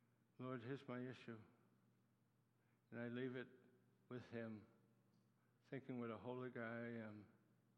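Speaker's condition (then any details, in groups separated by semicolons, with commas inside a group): Parkinson's disease; neuropathy attacks nerves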